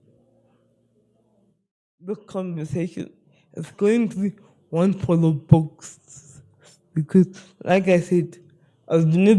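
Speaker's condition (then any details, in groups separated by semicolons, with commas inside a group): Spastic cerebral palsy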